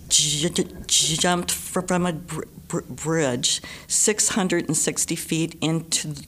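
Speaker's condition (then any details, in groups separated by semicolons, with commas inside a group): Stutter; stutter persisting despite much of life trying to stop, described as incurable; severe stutter, stutters a lot; struggles to speak; repeated sounds, prolonged sounds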